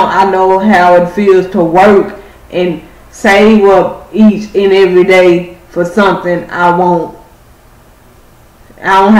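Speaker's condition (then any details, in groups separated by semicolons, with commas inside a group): Cerebral palsy; not paralyzed, can stand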